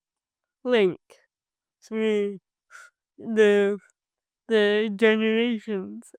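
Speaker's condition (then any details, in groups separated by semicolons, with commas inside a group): Cerebral palsy; from birth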